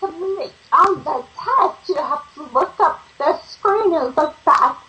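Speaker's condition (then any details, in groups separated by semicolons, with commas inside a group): Ataxia; ataxia after brainstem malformation bled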